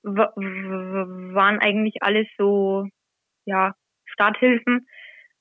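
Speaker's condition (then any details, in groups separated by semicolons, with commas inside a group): Stuttering; covert stuttering hidden over ten years, avoided words anticipated to be stuttered; no longer hidden, reads Gospel in church, practices reading at home beforehand; reading aloud in church not stutter-free; repeated sounds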